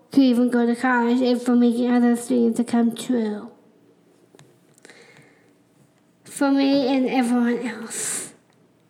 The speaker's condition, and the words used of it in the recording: Down syndrome. Just the way I like speak or talk to somebody might seem weird, kind of.